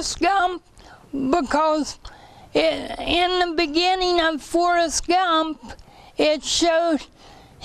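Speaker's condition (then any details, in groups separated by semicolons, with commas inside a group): Cerebral palsy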